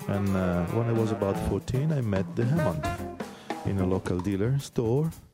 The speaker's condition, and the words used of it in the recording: No condition.